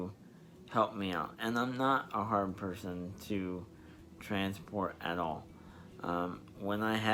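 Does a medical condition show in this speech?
Yes: spastic diplegia cerebral palsy.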